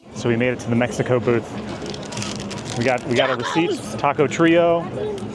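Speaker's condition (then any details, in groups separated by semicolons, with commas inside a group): No condition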